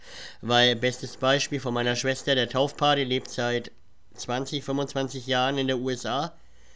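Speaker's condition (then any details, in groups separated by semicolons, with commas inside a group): Cleft palate; says cannot pronounce country name Guatemala because of cleft palate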